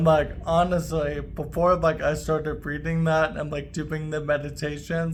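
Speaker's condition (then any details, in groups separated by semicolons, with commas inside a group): ALS; left leg affected, voice affected; diagnosed three years ago, symptoms 3 years 4 months, alternative treatment; voice affected, worse under stress, chronic cough, improved with treatment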